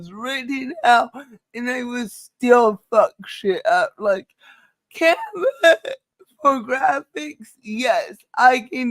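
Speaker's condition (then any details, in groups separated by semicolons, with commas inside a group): Cerebral palsy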